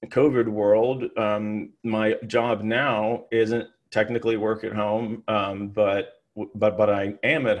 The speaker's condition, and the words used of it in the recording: Stuttering. And I just didn't even think of how much more exhausting it would be if you're stuttering because of the physical reaction that your body has when you're doing that.